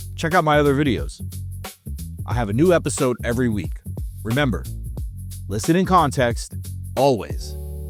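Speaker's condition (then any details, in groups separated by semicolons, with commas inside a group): No condition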